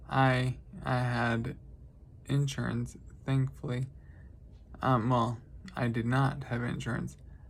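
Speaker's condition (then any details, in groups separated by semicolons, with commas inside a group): Traumatic brain injury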